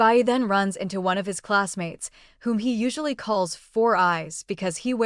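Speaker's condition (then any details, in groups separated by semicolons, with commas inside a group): No condition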